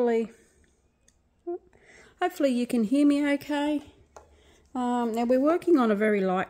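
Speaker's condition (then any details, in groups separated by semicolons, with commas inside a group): No condition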